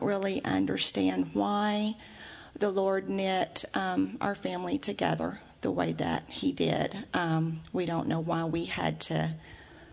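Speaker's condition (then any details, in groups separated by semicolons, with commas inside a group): No condition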